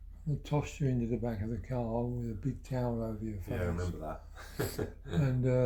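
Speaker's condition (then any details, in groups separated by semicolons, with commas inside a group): Parkinson's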